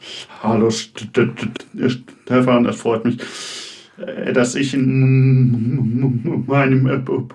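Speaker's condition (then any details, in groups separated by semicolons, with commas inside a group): Stuttering; stuttering present even in dreams, onset age unknown; speech not fluent, blocks, fluency disorder only, knows what to say; prolonged sounds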